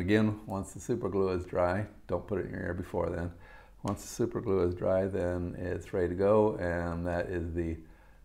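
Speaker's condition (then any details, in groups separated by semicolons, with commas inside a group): No condition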